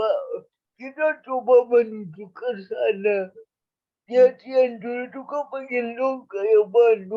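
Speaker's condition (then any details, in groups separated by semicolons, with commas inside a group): Cerebral palsy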